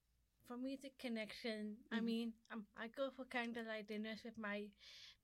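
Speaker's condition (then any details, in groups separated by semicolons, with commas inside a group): Down syndrome; described as a learning disability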